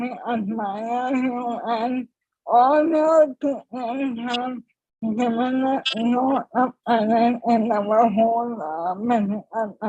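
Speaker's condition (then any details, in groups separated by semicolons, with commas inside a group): ALS; stem cell therapy; speech, swallowing, breathing improved after stem cell therapy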